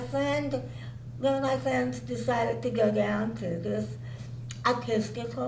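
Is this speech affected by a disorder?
Yes: cerebral palsy.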